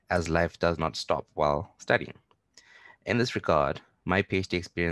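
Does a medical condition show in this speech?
No.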